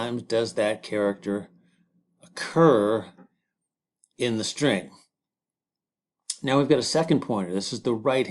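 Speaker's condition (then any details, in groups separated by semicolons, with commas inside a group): No condition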